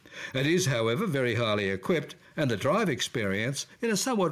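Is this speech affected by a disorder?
No.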